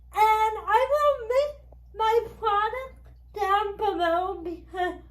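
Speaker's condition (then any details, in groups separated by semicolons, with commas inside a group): Cerebral palsy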